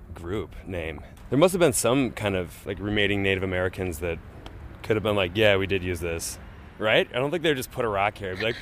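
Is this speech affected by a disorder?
No.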